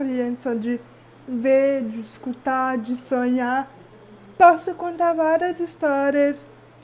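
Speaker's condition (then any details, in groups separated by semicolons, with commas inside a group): Cerebral palsy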